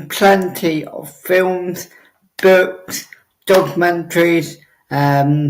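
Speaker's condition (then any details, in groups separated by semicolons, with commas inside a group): Cerebral palsy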